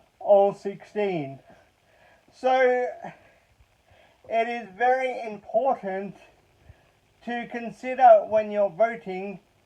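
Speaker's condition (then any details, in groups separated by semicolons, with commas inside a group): Cerebral palsy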